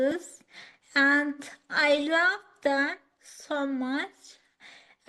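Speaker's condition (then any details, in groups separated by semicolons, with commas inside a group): Acquired ataxia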